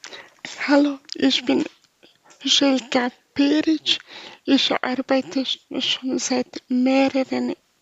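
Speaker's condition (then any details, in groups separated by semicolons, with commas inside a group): Spastic paralysis from birth, spastic, affecting all four limbs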